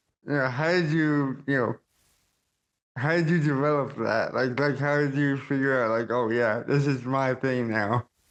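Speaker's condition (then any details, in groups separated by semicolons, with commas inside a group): Cerebral palsy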